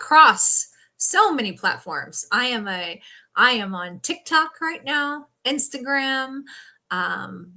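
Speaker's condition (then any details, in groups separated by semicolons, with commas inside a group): No condition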